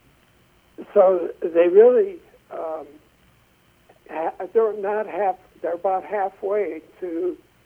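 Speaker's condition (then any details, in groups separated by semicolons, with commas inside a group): Essential tremor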